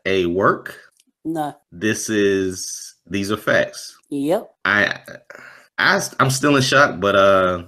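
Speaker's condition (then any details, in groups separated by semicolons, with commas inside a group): No condition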